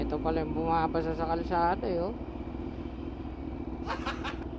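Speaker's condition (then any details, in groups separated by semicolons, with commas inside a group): No condition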